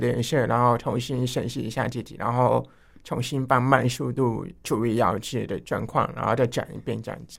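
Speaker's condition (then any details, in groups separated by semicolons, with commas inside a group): Hearing loss, enlarged vestibular aqueduct; articulation clear enough, too fast, speeds up and loses breath when absorbed, heavy nasality, mistaken for overseas student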